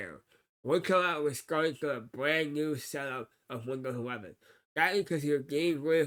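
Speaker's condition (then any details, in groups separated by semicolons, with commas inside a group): Cerebral palsy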